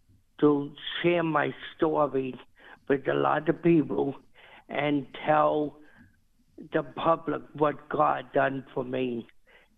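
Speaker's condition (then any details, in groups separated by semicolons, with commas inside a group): Cerebral palsy; never expected to walk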